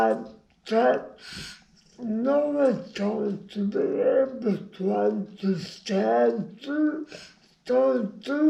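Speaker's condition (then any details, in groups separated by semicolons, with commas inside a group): Brain injury; speaks poorly, pushes air past vocal cords with fingers, aspirates saliva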